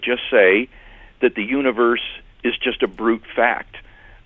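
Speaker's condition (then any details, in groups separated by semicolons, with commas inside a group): No condition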